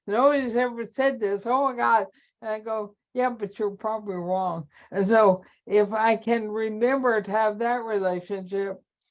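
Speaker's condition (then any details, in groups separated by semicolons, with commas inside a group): ALS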